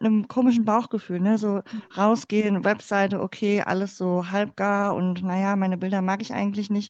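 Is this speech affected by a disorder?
Yes: cleft palate; congenital, infant feeding difficulty, mother's fingers closed palate for feeding, palate later closed, GDR doctors unsure; speaking in front of class and using voice for speaking never felt easy, sang a lot instead.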